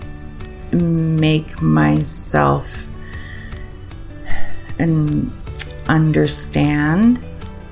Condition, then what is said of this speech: Aphasia. I just can't speak and write things, the thoughts out.